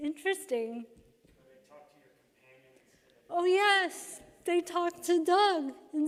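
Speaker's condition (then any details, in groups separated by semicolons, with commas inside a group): Cerebral palsy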